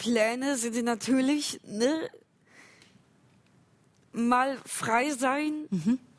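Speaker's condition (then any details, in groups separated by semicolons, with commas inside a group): Down syndrome; congenital, from birth, several diagnoses at birth, nearly 3 months in hospital after birth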